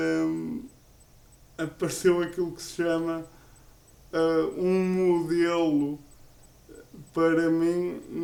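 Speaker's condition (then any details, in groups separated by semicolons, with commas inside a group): Cerebral palsy; uses a wheelchair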